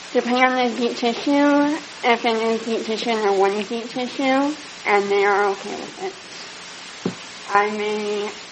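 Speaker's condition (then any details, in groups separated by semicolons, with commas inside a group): Speech impediment; may need to be asked to repeat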